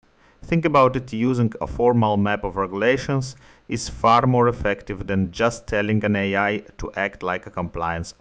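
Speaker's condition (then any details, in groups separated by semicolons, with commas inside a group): No condition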